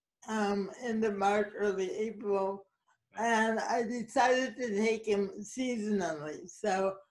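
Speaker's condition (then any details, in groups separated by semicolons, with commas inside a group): Cerebral palsy; speech can sound drunk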